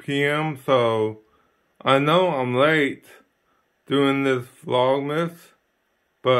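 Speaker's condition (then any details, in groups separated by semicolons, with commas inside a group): Ataxic cerebral palsy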